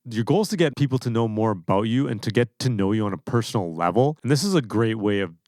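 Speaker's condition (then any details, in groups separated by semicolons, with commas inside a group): No condition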